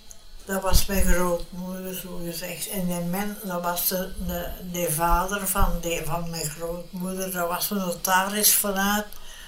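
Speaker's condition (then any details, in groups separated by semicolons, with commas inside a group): Brain hemorrhage; difficulty speaking, some letters no longer pronounceable, speaks less well than before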